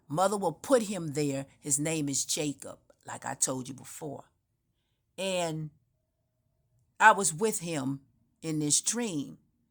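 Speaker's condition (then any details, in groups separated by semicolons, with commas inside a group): No condition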